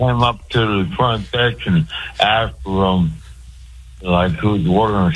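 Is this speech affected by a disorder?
Yes: speech impediment; cause unclear, stabbed by girlfriend and hit on head with ashtray years ago; hard to understand on phone call, host asked jd to translate.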